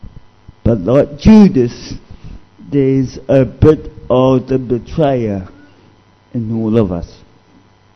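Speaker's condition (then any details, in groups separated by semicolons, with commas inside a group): Cerebral palsy; discovered at age 2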